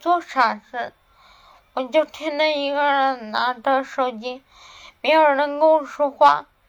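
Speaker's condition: Cerebellar atrophy, hereditary; slurred speech first

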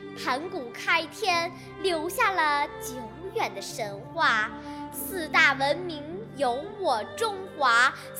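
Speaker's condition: No condition

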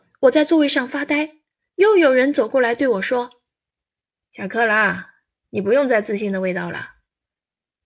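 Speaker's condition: No condition

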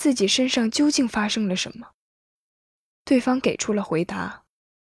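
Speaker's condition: No condition

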